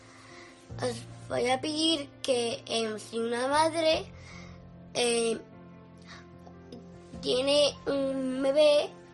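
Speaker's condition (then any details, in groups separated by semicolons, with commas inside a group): Down syndrome; trisomy 21, extra chromosome in pair 21, genetic alteration, age 11; 11 years old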